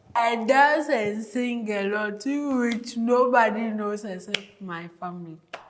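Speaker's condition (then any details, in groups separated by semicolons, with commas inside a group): Cerebral palsy; from birth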